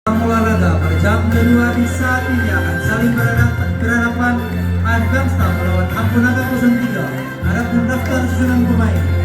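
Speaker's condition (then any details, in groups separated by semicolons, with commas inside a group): No condition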